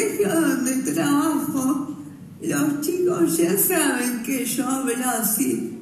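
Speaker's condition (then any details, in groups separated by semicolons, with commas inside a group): Cerebral palsy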